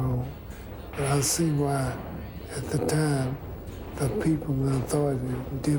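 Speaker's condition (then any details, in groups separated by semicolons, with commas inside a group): Parkinson's syndrome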